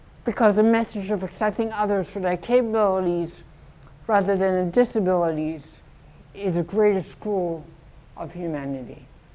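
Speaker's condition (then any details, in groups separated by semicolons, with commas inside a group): Cerebral palsy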